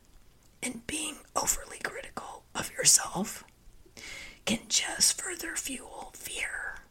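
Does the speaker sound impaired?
Yes: spasmodic dysphonia; linked by speaker to stress and overwhelm from previous years; currently dealing with and working through it, still recovering; voice sounds like laryngitis.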